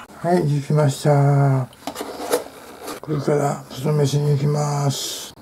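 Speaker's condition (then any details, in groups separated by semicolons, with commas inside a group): Tongue cancer, partial glossectomy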